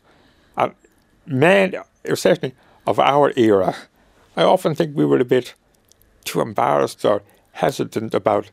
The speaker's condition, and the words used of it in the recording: ALS (motor neuron disease). If I get out of breath, you'll know.